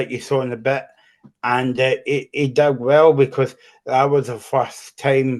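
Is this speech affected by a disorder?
Yes: cerebral palsy; walking always difficult.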